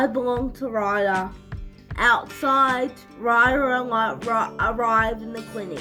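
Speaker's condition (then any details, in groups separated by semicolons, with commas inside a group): Cerebral palsy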